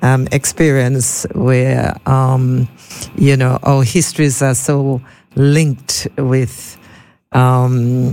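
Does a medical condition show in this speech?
No.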